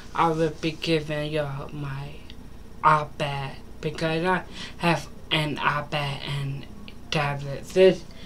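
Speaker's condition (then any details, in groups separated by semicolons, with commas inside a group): Mild cerebral palsy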